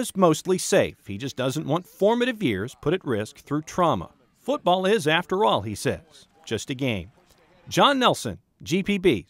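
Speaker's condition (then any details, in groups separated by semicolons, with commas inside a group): No condition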